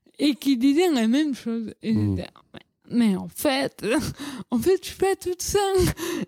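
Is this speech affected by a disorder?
Yes: cerebral palsy; leg surgery around age 14 with several medical errors, atypical gait, childhood speech, psychomotor and physiotherapy.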